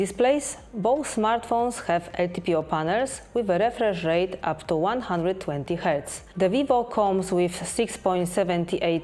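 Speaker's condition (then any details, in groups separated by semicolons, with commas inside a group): No condition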